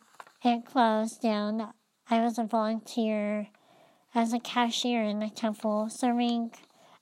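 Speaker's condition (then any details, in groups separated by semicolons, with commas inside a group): Cleft lip and palate; bilateral cleft lip and palate from birth, part of EEC syndrome with ectrodactyly, ectodermal dysplasia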